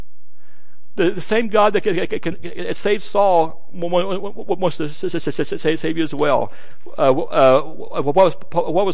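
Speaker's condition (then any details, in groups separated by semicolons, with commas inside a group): Stuttering; struggled with it for a while, adults at gadsdale said stutter barred preaching; stutters when speaking; repeated words, prolonged sounds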